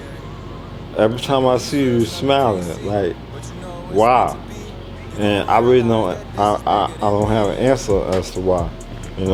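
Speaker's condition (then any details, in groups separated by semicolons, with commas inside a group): ALS; speech progressively lost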